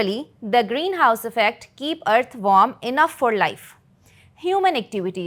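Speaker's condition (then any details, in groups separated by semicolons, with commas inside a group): No condition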